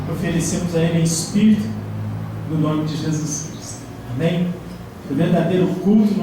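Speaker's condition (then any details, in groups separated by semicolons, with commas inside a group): No condition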